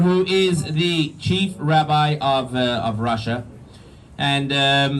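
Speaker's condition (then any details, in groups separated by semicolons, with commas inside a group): No condition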